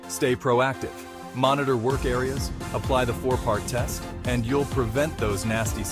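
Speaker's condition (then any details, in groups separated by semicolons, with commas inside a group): No condition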